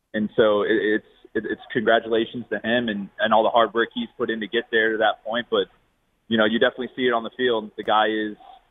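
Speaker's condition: No condition

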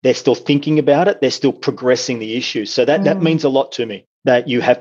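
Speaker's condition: No condition

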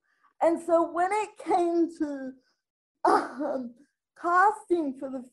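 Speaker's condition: Spastic quadriplegic cerebral palsy

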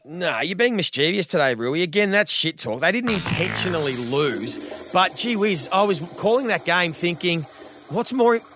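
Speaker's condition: No condition

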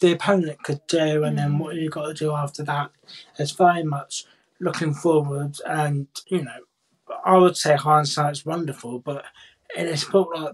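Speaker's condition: Cerebral palsy, profound hearing loss; BSL first language

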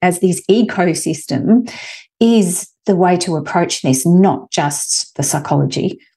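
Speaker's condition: No condition

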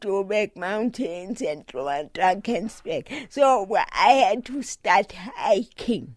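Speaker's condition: Cerebral palsy; recently summited Kilimanjaro, trained walking 10 km daily and hiking

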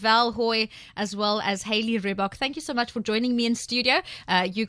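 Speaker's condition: No condition

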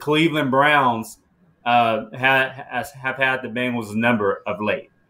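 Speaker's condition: No condition

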